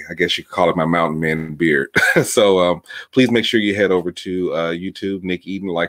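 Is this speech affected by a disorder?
No.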